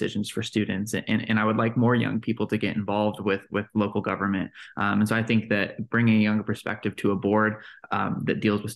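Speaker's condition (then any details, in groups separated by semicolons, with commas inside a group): No condition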